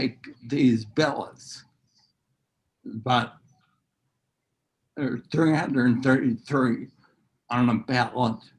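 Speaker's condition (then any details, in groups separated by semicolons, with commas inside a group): Neurological disease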